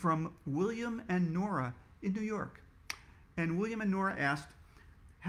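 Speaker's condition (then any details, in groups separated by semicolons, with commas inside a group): No condition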